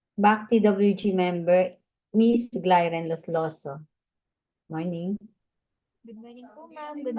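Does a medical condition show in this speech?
No.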